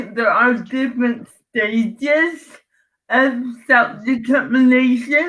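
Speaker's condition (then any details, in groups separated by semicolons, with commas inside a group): Cerebral palsy; from birth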